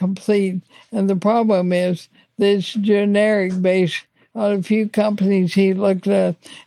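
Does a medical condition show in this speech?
Yes: ALS; slight slurring.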